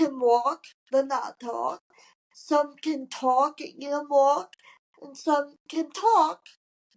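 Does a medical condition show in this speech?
Yes: cerebral palsy; from birth, wheelchair user.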